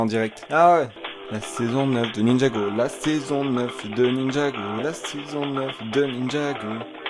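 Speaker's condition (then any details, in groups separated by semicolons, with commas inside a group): No condition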